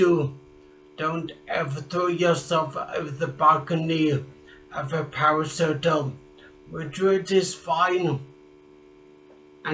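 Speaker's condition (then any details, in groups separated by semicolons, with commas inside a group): Traumatic brain injury; speech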